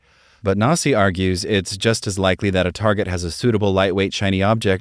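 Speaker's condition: No condition

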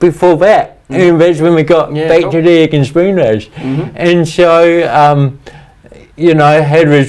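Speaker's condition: Cerebral palsy; speech impediment, talks funny

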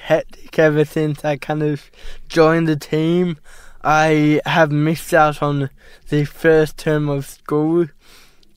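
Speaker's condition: Cerebral palsy; at diagnosis told may never walk or talk

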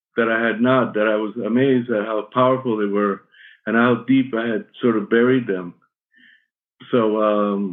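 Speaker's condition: Parkinson's; shaky voice, may stumble on words

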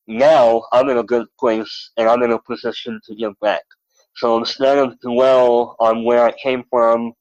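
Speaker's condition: Cleft lip and palate; over 20 operations by age 6

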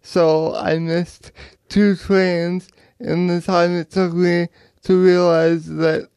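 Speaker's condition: Cerebral palsy; needs daily personal support, help getting up every morning

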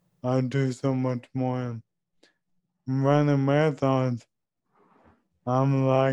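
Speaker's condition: ALS; voice still clear, uncertain how long clear speech will last, voice banking largely completed

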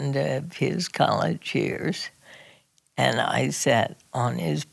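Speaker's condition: Spasmodic dysphonia; in Portland

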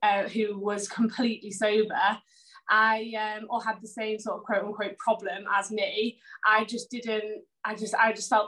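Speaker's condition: No condition

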